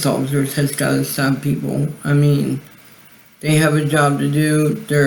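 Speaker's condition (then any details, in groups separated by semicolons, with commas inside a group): Cerebral palsy; voice sound affected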